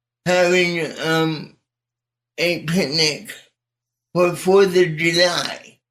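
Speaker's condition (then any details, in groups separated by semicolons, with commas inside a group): Cerebral palsy; spastic type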